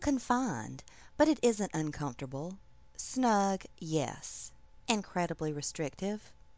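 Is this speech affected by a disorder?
No.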